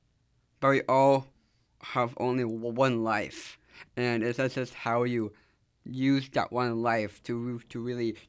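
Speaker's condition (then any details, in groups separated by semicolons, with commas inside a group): Down syndrome; speaking live on radio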